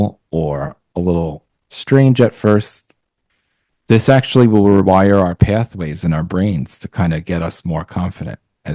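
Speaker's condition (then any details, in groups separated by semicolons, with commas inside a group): No condition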